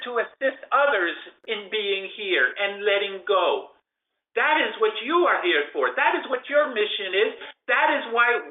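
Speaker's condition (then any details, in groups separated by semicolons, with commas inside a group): No condition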